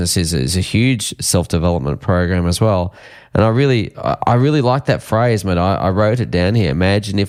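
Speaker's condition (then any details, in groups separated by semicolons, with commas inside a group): No condition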